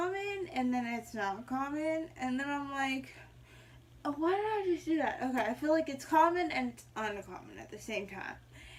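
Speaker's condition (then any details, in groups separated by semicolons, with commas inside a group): Mild cerebral palsy; mild, walks without aids, had surgery; mild, no longer uses cane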